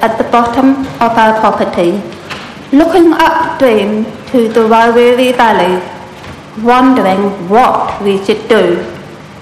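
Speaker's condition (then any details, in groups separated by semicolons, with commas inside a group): Profound deafness; without speech at 2.5 years, mother taught basic speech before school, Mary Hare School for deaf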